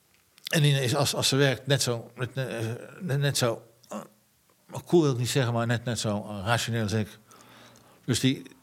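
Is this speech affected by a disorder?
Yes: Parkinson's disease; progressive incurable Parkinson's disease, diagnosed years ago, already ill before diagnosis, 50% dementia risk, heading toward invalidity; pain, abdominal pain from constipation, fatigue, unsteady, falls including off bicycle, reading own book aloud beyond strength; speaks with difficulty, half purely Parkinson motor problem, emotional tearfulness partly from disease.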